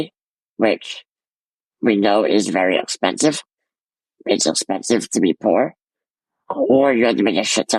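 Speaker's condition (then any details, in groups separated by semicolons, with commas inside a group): Muscular dystrophy; congenital; uses ventilator, ventilator mask during recording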